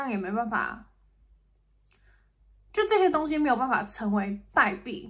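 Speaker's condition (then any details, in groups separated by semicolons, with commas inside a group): No condition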